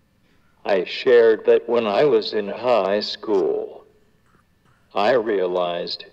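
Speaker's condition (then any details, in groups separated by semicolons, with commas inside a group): Cerebral palsy; diagnosed at eight months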